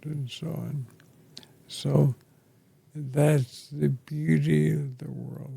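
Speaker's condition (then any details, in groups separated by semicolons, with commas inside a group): ALS; affects chest and throat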